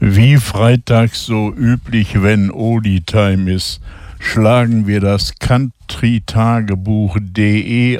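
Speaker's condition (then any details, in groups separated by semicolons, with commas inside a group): No condition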